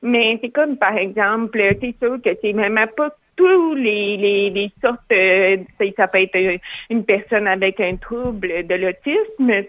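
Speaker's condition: Hearing loss, cochlear implant; lip-reads, masks make lip-reading harder, uses interpreters and special-education teacher (orthopédagogue)

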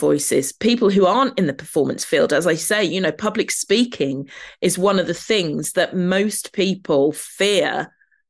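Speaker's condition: No condition

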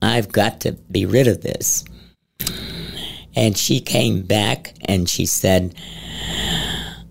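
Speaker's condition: Head and neck cancer; stage 4 cancer into voice box from acid reflux, 36 throat radiations, chemotherapy at Gunderson; voice a little scratchy, never needed shots to swallow during chemotherapy

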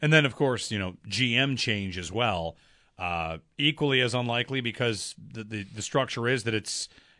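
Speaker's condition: No condition

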